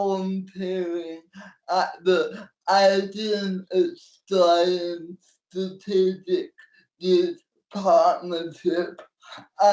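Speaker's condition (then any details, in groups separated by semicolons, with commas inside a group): Cerebral palsy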